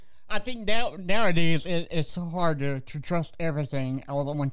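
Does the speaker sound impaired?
Yes: cerebral palsy; walks with walker.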